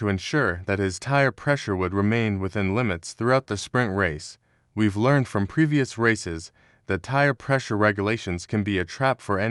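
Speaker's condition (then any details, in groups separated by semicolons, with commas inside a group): No condition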